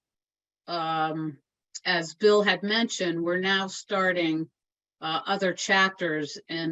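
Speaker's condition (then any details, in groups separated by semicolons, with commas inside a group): No condition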